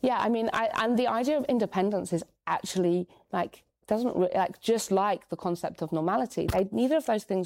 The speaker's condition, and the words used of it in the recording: Tourette syndrome. There are also ticks on there, over 6,000 things that I've said as ticks, and they are there to be used as inspiration and catalysts for other people's creativity.